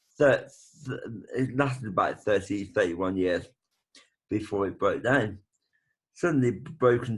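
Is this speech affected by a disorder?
Yes: brain bleed with facial paralysis.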